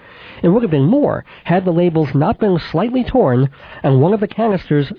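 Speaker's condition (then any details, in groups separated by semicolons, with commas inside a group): Cleft palate with lisp; mild residual lisp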